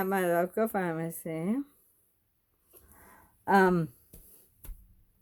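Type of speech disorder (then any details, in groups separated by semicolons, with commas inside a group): Bulbar dysarthria; bulbar onset ALS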